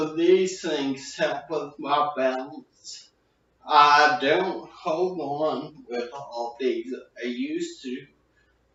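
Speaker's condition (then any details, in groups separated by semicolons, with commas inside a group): Brain injury with dysarthria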